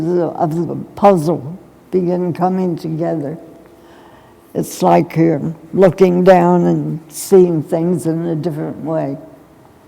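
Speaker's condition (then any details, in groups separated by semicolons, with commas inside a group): Essential tremor; more than half her life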